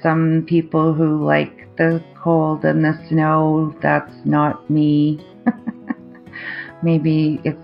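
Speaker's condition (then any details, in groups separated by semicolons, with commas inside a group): Aphasia after stroke; aphasia getting a lot better, choir singing lost with aphasia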